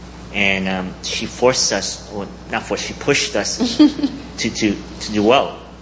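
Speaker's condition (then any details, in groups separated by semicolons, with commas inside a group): Cleft palate; congenital cleft palate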